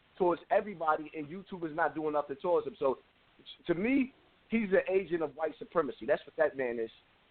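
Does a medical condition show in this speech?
No.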